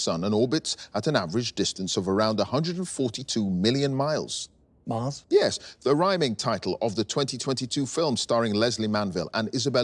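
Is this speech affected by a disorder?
No.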